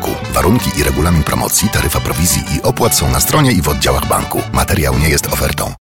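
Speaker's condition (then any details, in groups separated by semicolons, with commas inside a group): No condition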